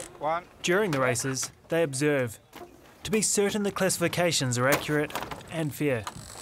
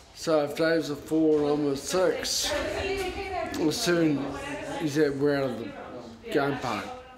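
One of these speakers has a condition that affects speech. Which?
The second: multiple sclerosis; progressive, diagnosed about 13 years ago; drunk-sounding speech as fatigue builds through day.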